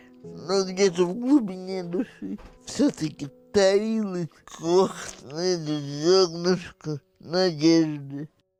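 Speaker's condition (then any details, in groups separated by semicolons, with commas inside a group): Cerebral palsy; cannot sit up or walk, uses wheelchair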